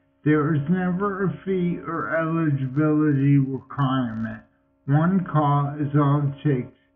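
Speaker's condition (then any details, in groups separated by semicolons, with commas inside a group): Multiple sclerosis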